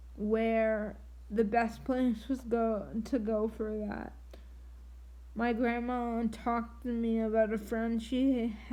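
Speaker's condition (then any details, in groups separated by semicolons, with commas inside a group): Triplegic cerebral palsy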